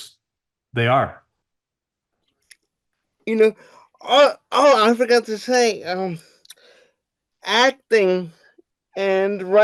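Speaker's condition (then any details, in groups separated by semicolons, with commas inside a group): Cerebral palsy; wheelchair user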